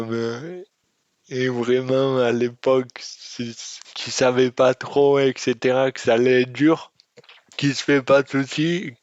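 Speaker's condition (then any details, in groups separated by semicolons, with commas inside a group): Dystonia; speech disorder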